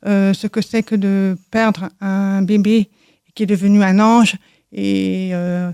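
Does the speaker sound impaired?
Yes: deafness from birth; congenital, right-ear hearing aid from age 2.5 to 3, left ear hears nothing, left aid refused; no sound without aid, lip-reading needed, high sounds too loud, aids switched off in noisy streets; learned to speak through many speech therapy sessions, speech does not reveal deafness.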